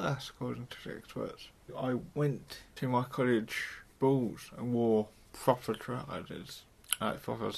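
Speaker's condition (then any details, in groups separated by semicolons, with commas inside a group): Cerebral palsy; mild, affects muscles and speech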